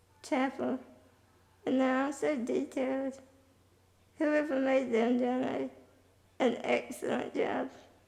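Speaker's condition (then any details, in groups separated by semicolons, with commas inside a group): Spinal muscular atrophy type 2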